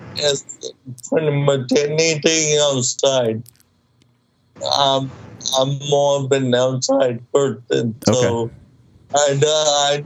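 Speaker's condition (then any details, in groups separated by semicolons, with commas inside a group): Cerebral palsy, mild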